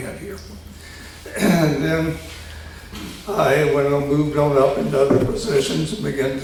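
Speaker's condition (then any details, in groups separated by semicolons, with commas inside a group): Tongue cancer surgery; three malignant tongue tumors removed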